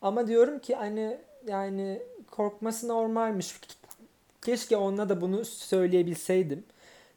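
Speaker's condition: No condition

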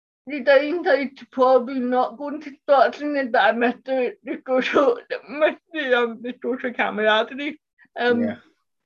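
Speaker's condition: Cerebral palsy; speech impairment

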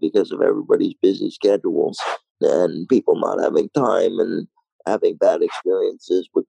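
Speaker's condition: Cerebral palsy, mild

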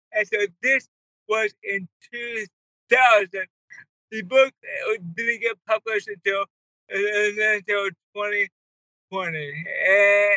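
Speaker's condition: Cerebral palsy; mind thinks faster than can talk

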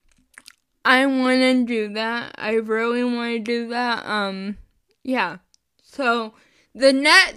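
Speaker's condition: Cerebral palsy; chronic illness and disability; recent health issues, about three-month break from podcasting

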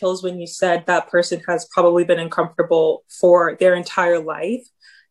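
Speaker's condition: No condition

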